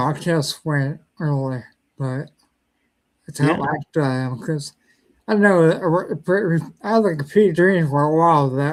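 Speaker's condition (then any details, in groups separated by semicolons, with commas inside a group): Cerebral ataxia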